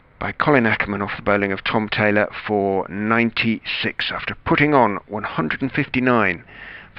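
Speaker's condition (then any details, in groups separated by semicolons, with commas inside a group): No condition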